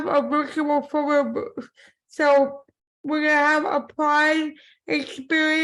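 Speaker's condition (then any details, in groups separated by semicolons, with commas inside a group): Cerebral palsy; from birth; impaired speech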